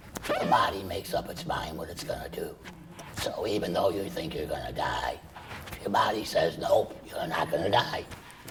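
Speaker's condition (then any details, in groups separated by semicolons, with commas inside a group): Laryngectomy for laryngeal cancer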